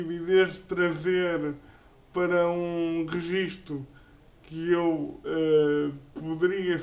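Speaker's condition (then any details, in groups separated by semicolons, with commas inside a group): Cerebral palsy; uses a wheelchair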